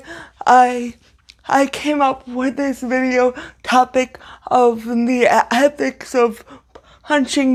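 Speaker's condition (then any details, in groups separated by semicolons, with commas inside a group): Cerebral palsy, severe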